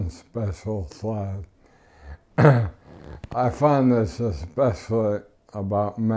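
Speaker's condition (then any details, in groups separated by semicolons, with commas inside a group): ALS; power wheelchair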